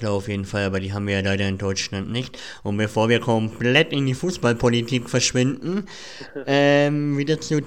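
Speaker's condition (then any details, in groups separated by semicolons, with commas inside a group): Cleft palate; cleft palate present since childhood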